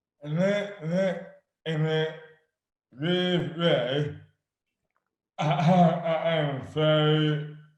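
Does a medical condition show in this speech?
Yes: dystonia; affects hands and speech.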